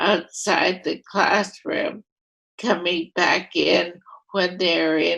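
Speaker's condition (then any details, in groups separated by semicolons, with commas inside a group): Primary lateral sclerosis; voice affected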